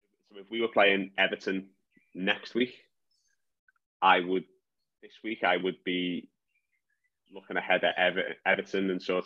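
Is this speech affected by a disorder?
Yes: stammer; present since earliest memory, much worse in childhood, felt stuck, more when tired, diagnosed by speech therapist; still stammers, not particularly prominent but can be quite bad, phone calls hard; stammers on certain words and letters; here repeated sounds.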